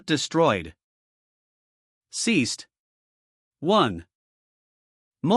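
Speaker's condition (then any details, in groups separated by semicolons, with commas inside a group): No condition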